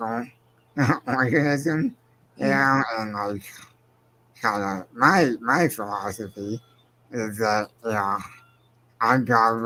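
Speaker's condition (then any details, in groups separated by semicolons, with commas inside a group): Spinal muscular atrophy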